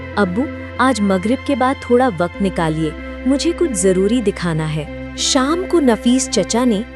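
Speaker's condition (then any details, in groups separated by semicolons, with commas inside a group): No condition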